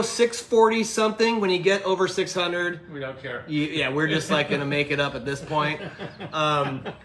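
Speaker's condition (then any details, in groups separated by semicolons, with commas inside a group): No condition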